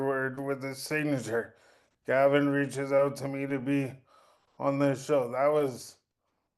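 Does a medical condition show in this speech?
Yes: cerebral palsy.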